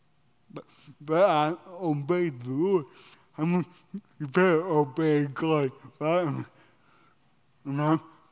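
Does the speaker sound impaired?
Yes: cerebral palsy.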